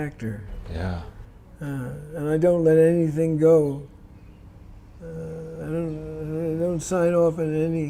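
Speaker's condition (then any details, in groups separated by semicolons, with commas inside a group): Parkinson's disease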